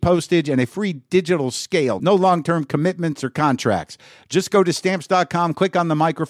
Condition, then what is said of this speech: None; typical speech.